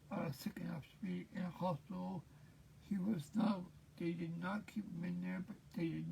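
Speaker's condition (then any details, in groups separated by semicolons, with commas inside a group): Cerebral palsy; present since birth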